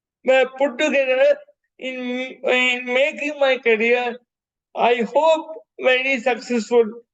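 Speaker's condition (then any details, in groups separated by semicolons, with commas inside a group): Cerebral palsy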